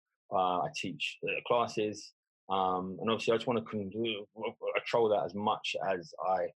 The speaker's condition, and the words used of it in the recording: Stuttering. Um, maybe my speech will go fast um, when I get nervous and I can't really like say exactly what I want.